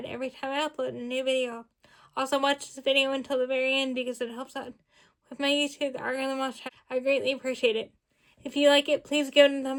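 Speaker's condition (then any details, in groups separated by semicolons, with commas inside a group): Cerebral palsy, spastic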